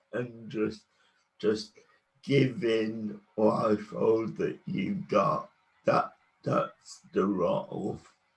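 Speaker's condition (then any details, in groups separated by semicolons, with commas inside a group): Cerebral palsy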